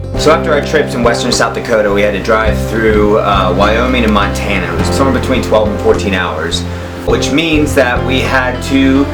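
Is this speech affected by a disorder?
No.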